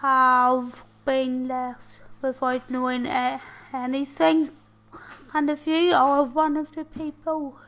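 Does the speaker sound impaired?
Yes: tracheostomy and ventilator dependent; paralysed from neck down.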